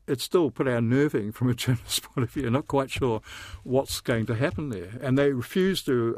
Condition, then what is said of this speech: None; typical speech.